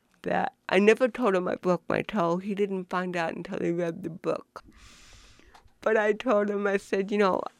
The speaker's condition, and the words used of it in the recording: Cerebral palsy. Because I have CP and because of the way I move and talk throughout my life, people have thought that I have not been very bright.